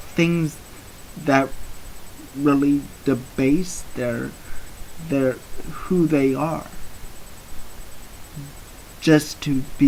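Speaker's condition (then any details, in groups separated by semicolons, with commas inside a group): Cerebral palsy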